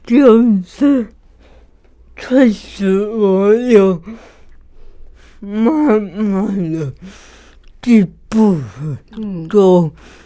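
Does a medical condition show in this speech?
Yes: cerebral palsy; severe disability, boccia throwing-group player, throws ball without ramp.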